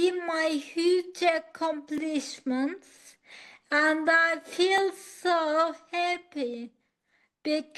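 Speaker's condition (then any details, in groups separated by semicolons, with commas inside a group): Acquired ataxia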